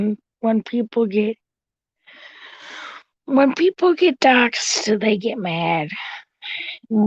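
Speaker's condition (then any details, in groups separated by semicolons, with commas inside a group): Cerebral palsy; since birth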